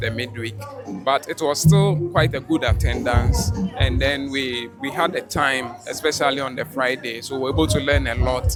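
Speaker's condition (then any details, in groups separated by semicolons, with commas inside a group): No condition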